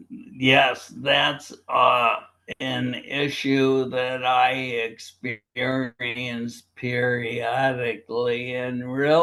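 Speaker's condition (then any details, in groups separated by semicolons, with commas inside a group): Primary lateral sclerosis, bulbar onset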